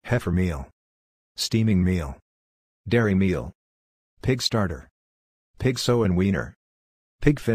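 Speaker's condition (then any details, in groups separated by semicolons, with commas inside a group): No condition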